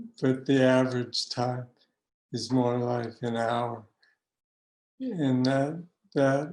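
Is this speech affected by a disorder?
Yes: Parkinson's disease.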